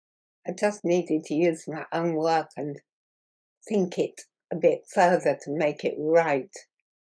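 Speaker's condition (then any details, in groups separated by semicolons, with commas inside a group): Muscular dystrophy; progressive muscle wasting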